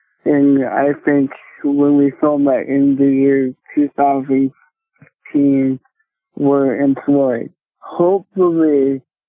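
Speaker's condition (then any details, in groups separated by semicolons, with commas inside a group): Cerebral palsy; speech affected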